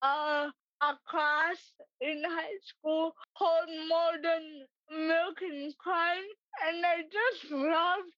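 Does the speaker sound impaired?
Yes: cerebral palsy; present from birth, affects walking and hand use, scribbled instead of writing, types instead; no longer takes medication, treated at age 8, arms opened up lately, slow typing, extra exam time.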